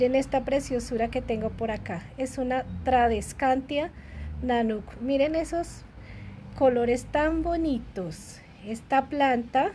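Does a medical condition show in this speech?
No.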